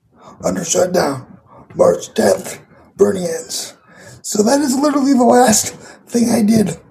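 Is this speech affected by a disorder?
Yes: cerebral palsy; condition audible in voice.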